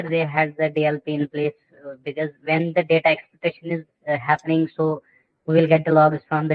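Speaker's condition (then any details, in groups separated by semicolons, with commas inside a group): No condition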